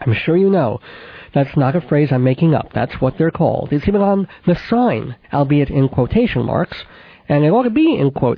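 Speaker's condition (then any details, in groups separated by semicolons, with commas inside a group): Cleft palate with lisp, mild; congenital cleft palate and cleft lip, could not nurse, infant operations, braces 10 years, therapy with Mrs. Adler; mild residual lisp, sibilant s, voice not especially nasal, childhood consonants formed via sinuses, back of throat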